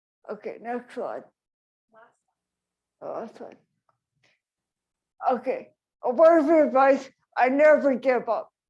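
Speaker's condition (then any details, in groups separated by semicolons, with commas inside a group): Traumatic brain injury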